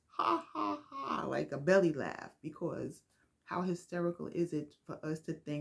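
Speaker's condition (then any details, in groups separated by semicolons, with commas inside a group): No condition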